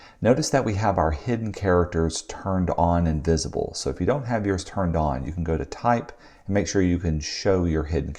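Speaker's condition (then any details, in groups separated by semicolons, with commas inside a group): No condition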